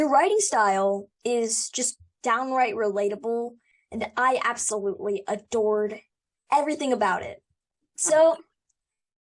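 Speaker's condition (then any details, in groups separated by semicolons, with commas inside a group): No condition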